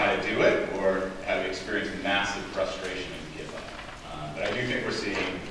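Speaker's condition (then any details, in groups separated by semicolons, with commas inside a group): No condition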